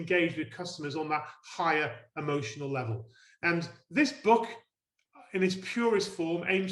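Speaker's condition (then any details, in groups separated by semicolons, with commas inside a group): No condition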